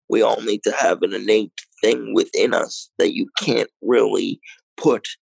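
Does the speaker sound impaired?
Yes: cerebral palsy, mild.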